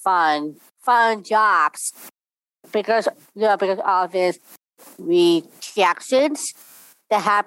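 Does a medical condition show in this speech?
Yes: Down syndrome; congenital.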